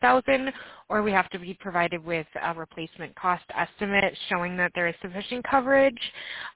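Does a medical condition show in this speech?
No.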